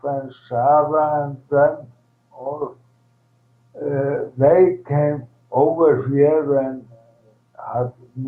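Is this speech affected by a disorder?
Yes: ALS, primary lateral sclerosis, PLS.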